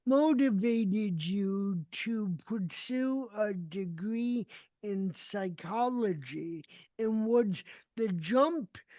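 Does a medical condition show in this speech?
Yes: cerebral palsy; uses walker and wheelchair.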